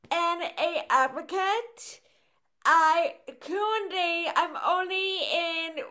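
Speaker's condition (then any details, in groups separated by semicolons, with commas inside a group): Cerebral palsy; voice affected, speaks with accent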